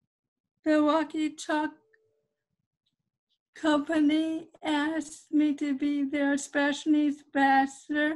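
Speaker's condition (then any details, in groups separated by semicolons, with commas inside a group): Cerebral palsy; processing disorder, hard to follow fast talkers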